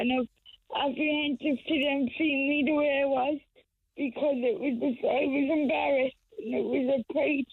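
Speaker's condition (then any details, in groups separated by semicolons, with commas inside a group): Cerebral palsy; severe breathing difficulty before surgery, sometimes hospitalized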